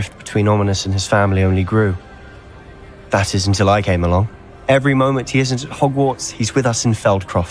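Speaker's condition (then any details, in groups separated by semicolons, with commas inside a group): No condition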